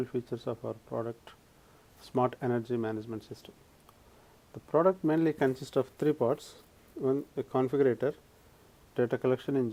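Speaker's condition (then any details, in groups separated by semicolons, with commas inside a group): No condition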